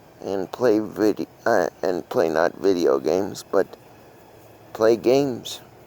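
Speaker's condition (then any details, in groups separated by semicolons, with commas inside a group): Cerebral palsy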